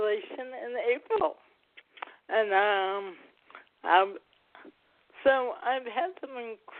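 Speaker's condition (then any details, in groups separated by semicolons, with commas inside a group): Cerebral palsy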